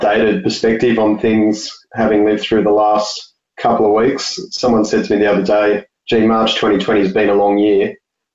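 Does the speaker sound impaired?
No.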